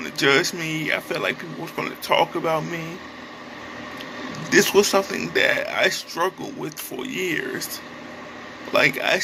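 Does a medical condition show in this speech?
Yes: cerebral palsy; affected.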